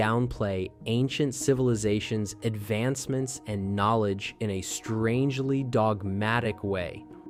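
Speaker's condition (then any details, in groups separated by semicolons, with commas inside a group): No condition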